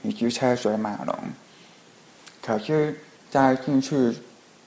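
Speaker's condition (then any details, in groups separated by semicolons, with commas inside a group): Hearing impairment; falls behind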